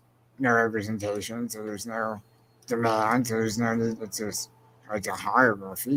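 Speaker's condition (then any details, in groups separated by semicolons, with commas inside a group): Spinal muscular atrophy; progressive, wheelchair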